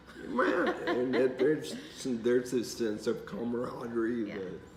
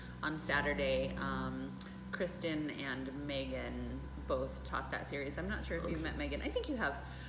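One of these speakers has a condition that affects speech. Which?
The first: traumatic brain injury; caused by failed tumor surgery; 27 years since injury.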